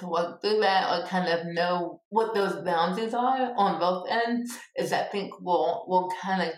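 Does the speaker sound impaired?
Yes: cerebral palsy; from birth, born two months premature, 2 pounds 12 ounces, significant motor skill delays, physical and occupational therapy as child; about 30 years old, cerebral palsy not outwardly evident to others; speech impediment, people sometimes ask about it.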